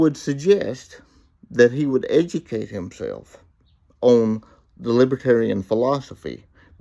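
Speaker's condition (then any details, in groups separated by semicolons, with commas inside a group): Cerebral palsy; reports speaking clearly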